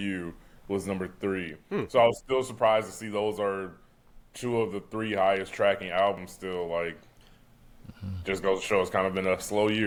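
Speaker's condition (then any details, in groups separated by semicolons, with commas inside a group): No condition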